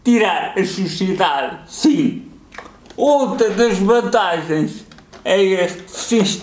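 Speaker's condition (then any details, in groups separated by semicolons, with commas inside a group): Cerebral palsy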